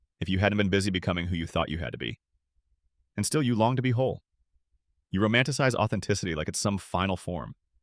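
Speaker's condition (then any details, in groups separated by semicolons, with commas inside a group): No condition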